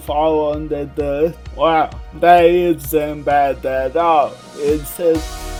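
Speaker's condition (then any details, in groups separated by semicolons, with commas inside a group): Cerebral palsy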